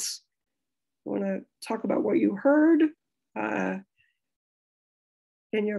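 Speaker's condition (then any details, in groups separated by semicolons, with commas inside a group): No condition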